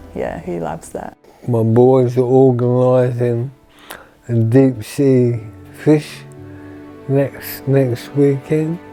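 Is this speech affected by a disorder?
Yes: motor neurone disease; tongue affected, limited talking, eating, swallowing.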